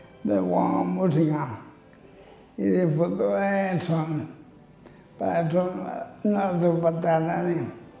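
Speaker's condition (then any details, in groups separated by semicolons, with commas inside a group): Amyotrophic lateral sclerosis (ela)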